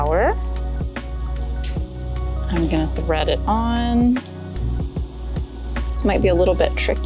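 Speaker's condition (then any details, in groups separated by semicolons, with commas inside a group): No condition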